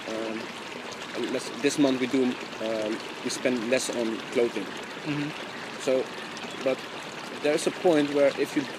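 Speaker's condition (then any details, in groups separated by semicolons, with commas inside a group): No condition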